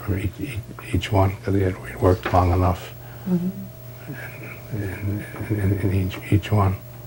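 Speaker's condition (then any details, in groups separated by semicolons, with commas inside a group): Parkinson's disease; slowed down, on medication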